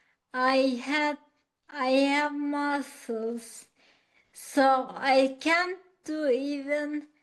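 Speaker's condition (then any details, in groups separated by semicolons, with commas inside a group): Acquired ataxia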